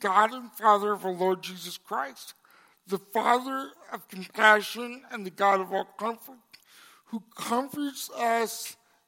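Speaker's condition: Cerebral palsy; congenital

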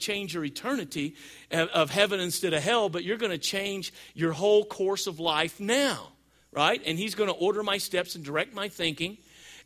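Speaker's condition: No condition

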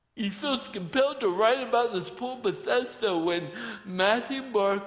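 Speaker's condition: Torsion dystonia; walking again after 2.5 years of water therapy

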